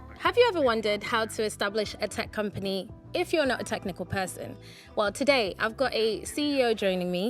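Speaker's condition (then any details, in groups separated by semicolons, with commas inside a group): No condition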